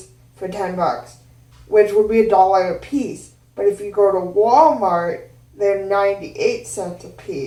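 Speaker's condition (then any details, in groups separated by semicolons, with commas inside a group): Cerebral palsy; both hands affected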